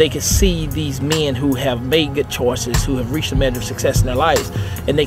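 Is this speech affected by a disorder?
No.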